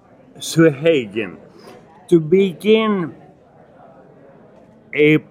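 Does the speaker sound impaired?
Yes: acquired ataxia with dysarthria, acquired; Lance-Adams syndrome; difficult articulation, speaking feels like elephant on chest, gets winded, bites tongue 2-3 times daily.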